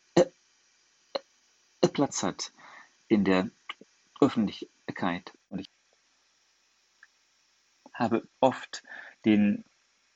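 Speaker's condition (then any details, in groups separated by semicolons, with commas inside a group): Stuttering; stuttering since primary school, about 30 years; prolonged sounds, blocks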